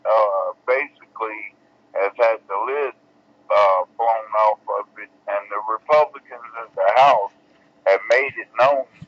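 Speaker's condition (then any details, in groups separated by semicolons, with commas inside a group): Cerebral palsy; bedbound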